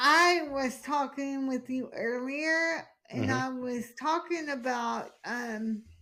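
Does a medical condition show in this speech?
Yes: hemiplegic cerebral palsy.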